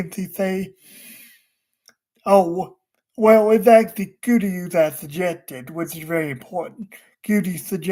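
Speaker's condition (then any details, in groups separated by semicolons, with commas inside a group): Cerebral palsy; wheelchair user, unable to walk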